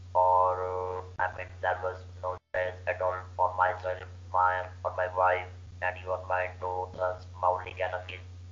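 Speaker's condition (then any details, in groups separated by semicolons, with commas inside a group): Laryngeal cancer surgery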